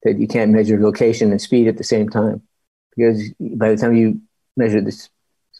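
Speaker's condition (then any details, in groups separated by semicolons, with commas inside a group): Parkinson's disease; surgery risking paralysis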